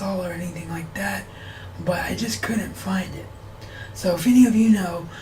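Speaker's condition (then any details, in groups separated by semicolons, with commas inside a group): Cerebral palsy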